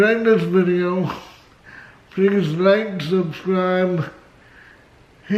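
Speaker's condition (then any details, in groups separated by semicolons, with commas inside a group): Cerebral palsy, spastic, severe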